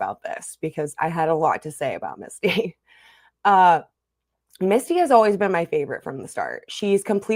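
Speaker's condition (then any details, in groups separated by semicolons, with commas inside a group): No condition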